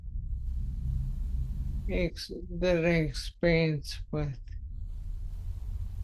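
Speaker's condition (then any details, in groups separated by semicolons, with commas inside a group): Multiple sclerosis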